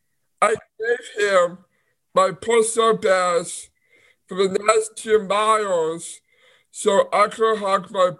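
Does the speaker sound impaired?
Yes: Down syndrome; brain processing issue.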